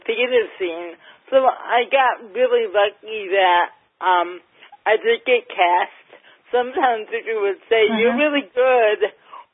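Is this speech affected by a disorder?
Yes: cerebral palsy, mild; mildly affects speech.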